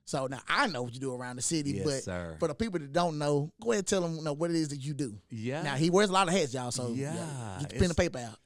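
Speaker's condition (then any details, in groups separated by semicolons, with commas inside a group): No condition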